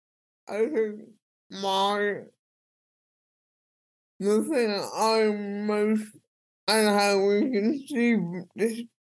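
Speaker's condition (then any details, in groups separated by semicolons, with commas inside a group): Cerebral palsy; speech impediment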